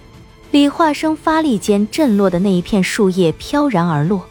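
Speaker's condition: No condition

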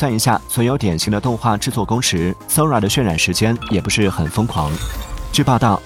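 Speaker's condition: No condition

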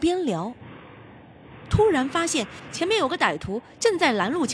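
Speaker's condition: No condition

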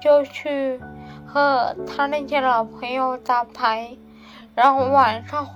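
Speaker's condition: Cerebellar atrophy, hereditary; tongue not nimble

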